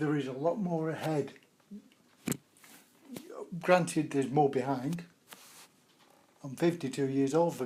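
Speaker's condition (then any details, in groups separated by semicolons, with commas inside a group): Motor neurone disease; late stage, total paralysis, non-invasive ventilator; communicates by eye gaze technology, breathing monitored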